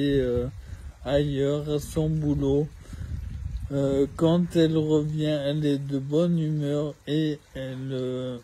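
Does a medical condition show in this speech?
Yes: ALS (maladie de Charcot); needs home care aide.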